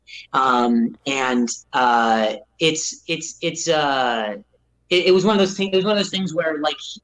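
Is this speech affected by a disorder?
Yes: stutter, acquired after injury; grounder to throat in game, concussion, onset nine to ten years ago, hospitalized few days; much improved over the years, less pronounced than at onset; speech messed up next morning, motor skills impaired, couldn't get through acting lines early, different speaking speed; here repeated sounds, repeated words.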